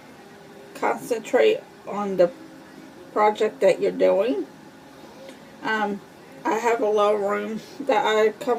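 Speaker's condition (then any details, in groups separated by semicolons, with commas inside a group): Cerebral palsy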